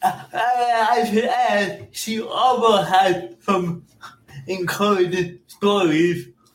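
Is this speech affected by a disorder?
Yes: cerebral palsy; speech impairments, speech therapy from age seven with jeff in orlando, school speaking device declined.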